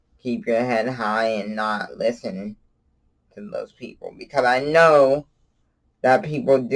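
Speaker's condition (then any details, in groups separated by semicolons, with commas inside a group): Cerebral palsy; from birth, wheelchair user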